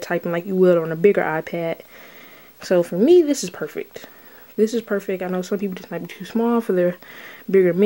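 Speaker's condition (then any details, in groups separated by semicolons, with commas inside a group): No condition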